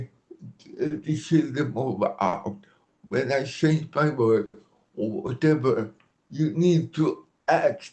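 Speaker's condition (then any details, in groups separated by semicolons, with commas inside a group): Cerebral palsy; speech hard to understand at first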